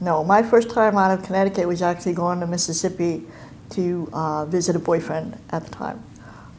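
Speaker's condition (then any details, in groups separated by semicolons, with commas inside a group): Cleft palate and cleft lip; congenital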